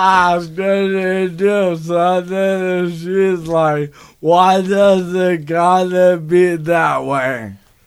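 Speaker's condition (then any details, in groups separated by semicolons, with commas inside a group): ALS; diagnosed about one year ago, needs help getting dressed, cannot tie own shoes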